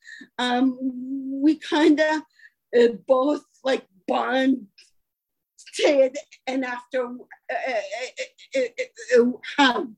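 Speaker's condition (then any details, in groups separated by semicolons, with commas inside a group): Stuttering; attended a speech course; blocks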